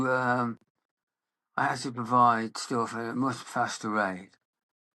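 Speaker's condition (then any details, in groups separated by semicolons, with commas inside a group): Parkinson's disease; about 16 years since diagnosis, hip replacement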